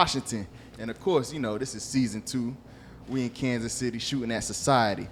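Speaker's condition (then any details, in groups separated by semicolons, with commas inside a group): No condition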